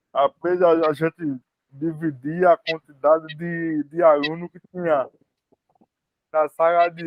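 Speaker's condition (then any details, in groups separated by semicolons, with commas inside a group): Spastic cerebral palsy; answers coursework by voice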